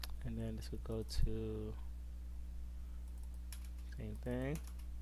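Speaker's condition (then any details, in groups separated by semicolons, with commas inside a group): No condition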